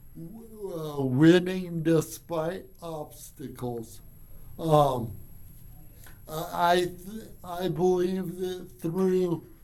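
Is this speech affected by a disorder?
Yes: cerebral palsy; from birth.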